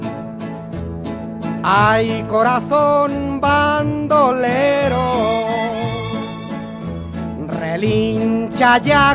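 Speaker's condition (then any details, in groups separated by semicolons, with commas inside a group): No condition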